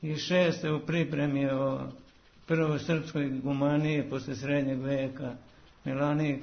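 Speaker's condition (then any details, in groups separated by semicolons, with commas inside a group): Parkinson's disease; converses normally, illness not noticeable on radio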